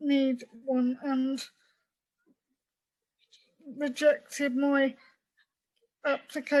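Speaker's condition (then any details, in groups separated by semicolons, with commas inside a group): Cerebral palsy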